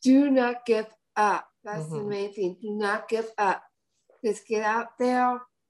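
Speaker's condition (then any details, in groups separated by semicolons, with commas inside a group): Down syndrome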